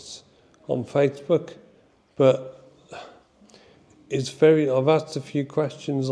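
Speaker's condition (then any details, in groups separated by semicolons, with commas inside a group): Motor neurone disease (ALS); progressing quickly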